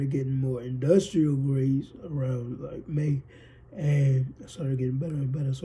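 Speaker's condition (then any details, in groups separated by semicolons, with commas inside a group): Cerebral palsy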